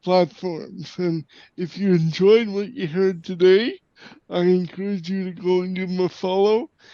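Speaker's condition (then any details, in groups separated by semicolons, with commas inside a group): Cerebral palsy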